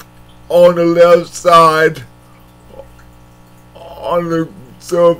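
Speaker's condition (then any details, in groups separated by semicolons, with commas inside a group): Cerebral palsy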